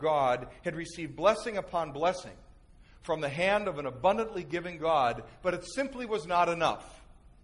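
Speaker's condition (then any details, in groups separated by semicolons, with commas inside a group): No condition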